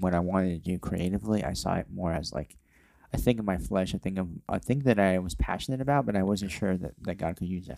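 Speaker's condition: Cleft lip and palate; congenital cleft lip and palate

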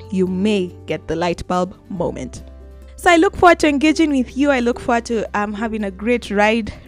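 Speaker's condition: No condition

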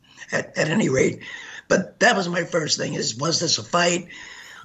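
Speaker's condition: Gunshot injury to voice box; hit spine

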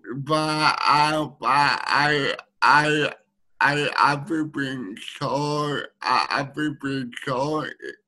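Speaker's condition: Speech needing a translator; speech hard for others to understand, needs speech translator

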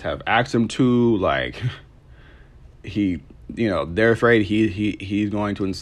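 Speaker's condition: Stuttering; stuttering problem, bullied for it growing up; stutter audible in recording; repeated sounds

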